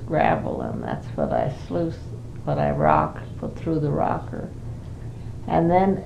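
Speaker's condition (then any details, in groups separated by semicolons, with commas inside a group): Parkinson's disease; 5 years since onset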